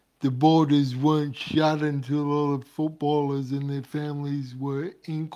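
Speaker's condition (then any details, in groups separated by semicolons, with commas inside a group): Cerebral palsy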